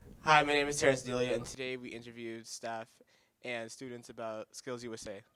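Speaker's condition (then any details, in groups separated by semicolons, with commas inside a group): No condition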